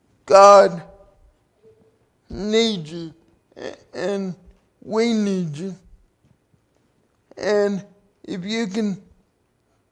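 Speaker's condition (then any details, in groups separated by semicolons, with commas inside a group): Cerebral palsy; from birth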